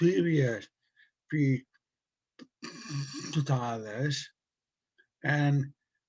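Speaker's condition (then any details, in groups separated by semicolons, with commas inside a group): Stutter from brain injury; mild cerebral palsy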